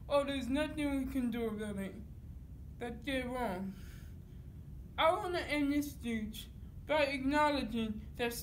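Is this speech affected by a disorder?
Yes: cerebral palsy; dystonic type.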